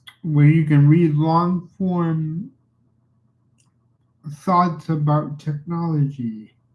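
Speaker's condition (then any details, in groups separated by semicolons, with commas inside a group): Cerebral palsy; reliable voice, uses voice control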